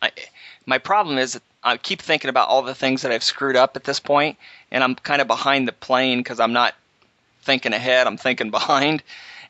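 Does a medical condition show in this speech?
No.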